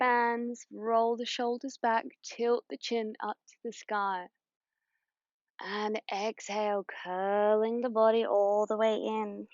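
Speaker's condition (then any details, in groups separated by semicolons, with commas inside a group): No condition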